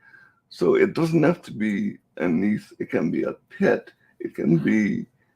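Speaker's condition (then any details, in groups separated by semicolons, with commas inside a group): Cerebral palsy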